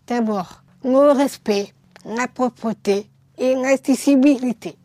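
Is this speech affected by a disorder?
Yes: Down syndrome.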